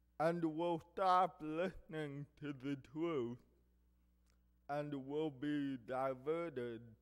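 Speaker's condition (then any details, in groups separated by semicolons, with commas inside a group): Cerebral palsy; speech affected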